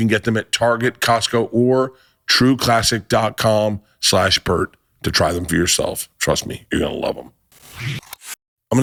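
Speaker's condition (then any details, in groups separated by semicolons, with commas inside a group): No condition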